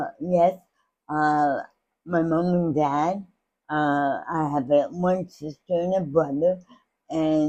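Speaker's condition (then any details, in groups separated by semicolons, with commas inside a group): Cerebral palsy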